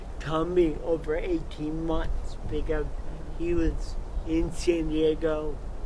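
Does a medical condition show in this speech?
Yes: cerebral palsy; from birth, wheelchair.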